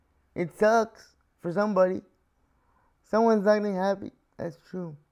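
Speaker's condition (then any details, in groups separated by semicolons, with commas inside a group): Cerebral palsy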